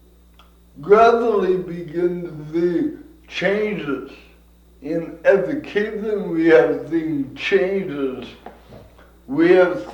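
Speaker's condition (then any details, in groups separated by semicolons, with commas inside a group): Cerebral palsy; from birth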